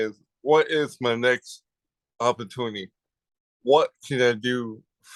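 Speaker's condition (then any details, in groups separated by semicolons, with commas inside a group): Cerebral palsy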